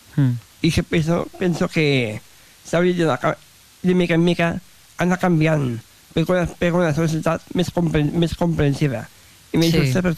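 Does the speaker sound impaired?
Yes: Down syndrome; extra chromosome, different pace of learning; age 30; very talkative, expresses self in own way and own words, dislikes being corrected.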